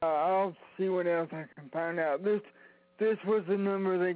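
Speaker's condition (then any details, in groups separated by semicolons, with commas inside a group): Cerebral palsy; physical disability, cognition unaffected, walks only short distances, rides scooter, does not drive, needs rides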